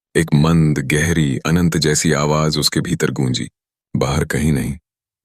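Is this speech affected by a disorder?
No.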